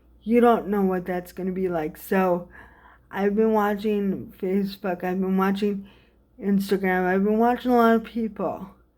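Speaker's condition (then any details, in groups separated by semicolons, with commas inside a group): Cerebral palsy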